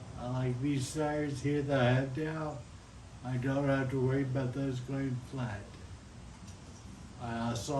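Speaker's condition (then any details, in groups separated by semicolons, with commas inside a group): Friedreich's ataxia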